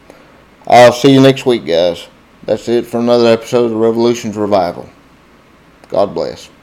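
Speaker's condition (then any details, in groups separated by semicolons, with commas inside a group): Cerebral palsy, spastic diplegia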